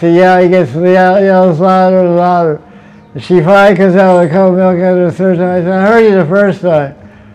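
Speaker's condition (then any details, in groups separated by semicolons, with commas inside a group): Deafness; relies on audience feedback for volume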